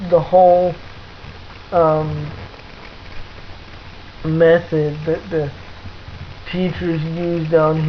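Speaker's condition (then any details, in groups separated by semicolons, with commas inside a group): Cerebral palsy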